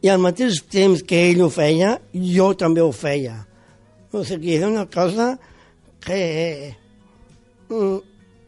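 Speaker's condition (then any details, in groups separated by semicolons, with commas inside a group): Down syndrome; congenital, born with it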